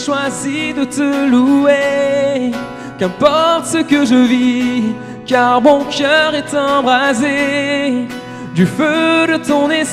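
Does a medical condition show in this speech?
No.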